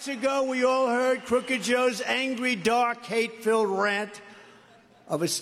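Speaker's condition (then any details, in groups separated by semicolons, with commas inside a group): No condition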